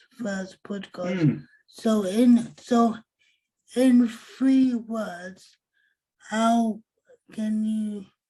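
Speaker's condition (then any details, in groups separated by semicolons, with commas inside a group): Cerebral palsy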